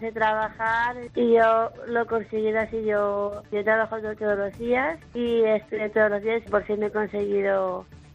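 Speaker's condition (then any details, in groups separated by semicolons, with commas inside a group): Down syndrome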